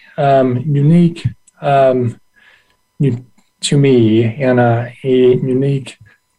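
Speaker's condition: Aphasia after stroke; 20 years post-stroke, not back to 100%, still does therapeutic activities

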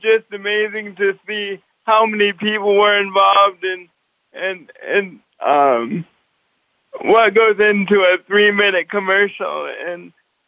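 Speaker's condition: Cerebral palsy; walks with walker

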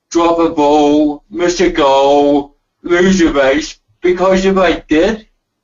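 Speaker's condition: Cerebral palsy; cerebral palsy from birth

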